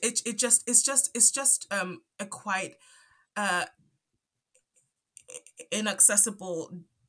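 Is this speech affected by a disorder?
Yes: stutter; onset around age 5 after move from Zambia to UK, none before per parents, cause unknown; adult, ongoing stutter; stutters here and there, stutter affects talking, often stays quiet to avoid stuttering; here repeated sounds, repeated words.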